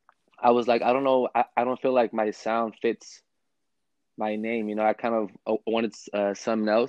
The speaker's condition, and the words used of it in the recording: Stuttering. I think I told you that I have a, if you can't notice, I have a speech problem.